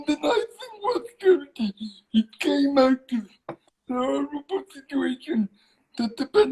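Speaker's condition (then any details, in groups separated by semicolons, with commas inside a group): Cerebral palsy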